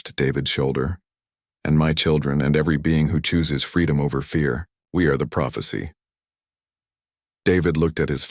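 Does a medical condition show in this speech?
No.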